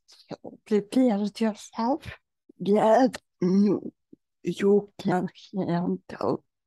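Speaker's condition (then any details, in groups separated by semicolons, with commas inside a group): Generalized dystonia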